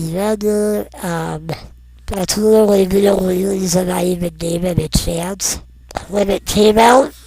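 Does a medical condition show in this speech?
Yes: non-progressive muscular dystrophy.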